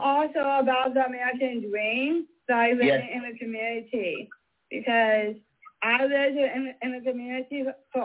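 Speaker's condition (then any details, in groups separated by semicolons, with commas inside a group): Mosaic Down syndrome; described as fully mosaic and high functioning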